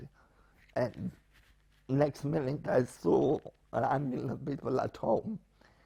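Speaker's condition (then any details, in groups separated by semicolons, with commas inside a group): Spastic paraplegia with essential tremor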